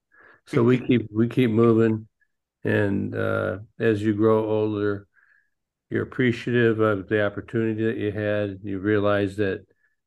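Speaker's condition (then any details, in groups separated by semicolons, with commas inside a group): Parkinson's disease; ping pong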